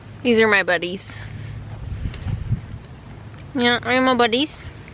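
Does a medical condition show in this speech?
No.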